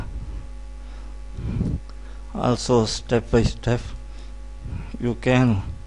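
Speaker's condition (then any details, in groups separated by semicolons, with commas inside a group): Cerebral palsy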